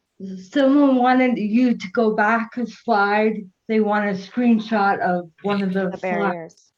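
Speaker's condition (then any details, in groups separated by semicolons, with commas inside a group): Cerebral palsy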